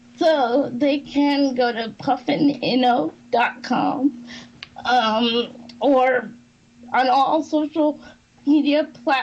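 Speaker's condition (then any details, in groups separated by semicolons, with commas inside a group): Cerebral palsy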